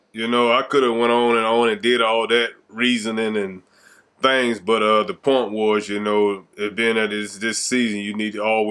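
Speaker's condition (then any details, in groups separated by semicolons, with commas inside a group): No condition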